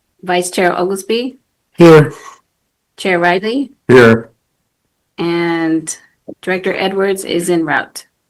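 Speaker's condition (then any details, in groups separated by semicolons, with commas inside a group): No condition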